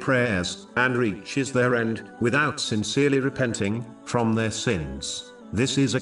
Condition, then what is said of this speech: None; typical speech.